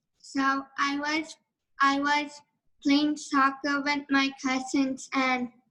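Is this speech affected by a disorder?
Yes: cerebral palsy; hard to talk.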